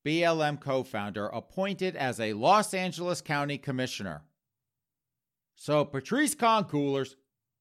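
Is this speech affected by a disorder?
No.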